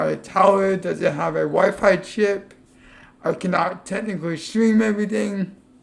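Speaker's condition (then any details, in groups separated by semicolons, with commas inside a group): Cerebral palsy; affects legs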